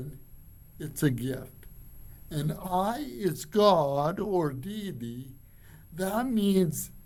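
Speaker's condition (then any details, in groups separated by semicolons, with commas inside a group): Cerebral palsy; from birth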